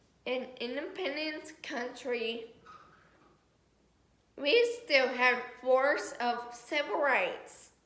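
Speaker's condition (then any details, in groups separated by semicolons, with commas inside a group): Cerebral palsy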